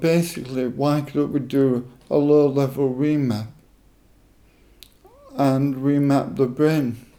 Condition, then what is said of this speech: ALS (motor neuron disease). Possibly 2 years after they told me I wouldn't be able to talk.